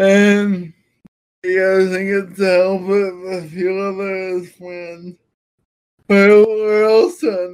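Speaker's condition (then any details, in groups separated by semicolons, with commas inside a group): Friedreich's ataxia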